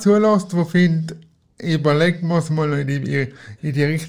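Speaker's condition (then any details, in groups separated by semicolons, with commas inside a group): Cerebral palsy; cerebral palsy from birth, physical not cognitive, wheelchair user, moved on knees as child; daily help via IV assistance model for almost 10 years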